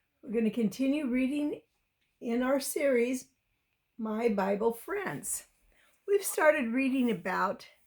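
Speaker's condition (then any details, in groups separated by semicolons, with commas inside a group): No condition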